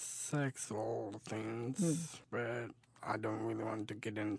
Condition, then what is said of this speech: Down syndrome. These stories, if you're not used to the way that the folks are speaking, may be difficult